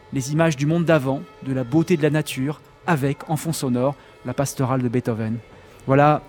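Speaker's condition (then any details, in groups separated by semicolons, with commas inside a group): No condition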